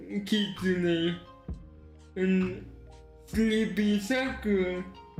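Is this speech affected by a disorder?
Yes: cerebral palsy.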